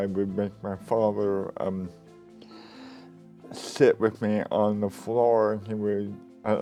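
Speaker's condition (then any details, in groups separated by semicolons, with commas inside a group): Cerebral palsy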